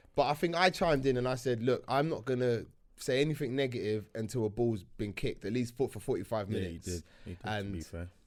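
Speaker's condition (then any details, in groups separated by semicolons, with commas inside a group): No condition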